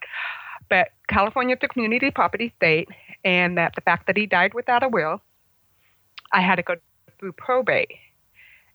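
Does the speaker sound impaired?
Yes: congenital hearing loss; congenital deafness, mother had German measles in pregnancy, about 75% hearing loss.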